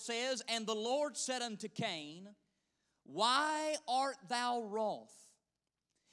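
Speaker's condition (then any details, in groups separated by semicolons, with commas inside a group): No condition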